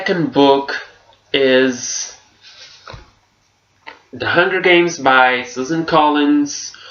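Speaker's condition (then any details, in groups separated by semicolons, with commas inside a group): No condition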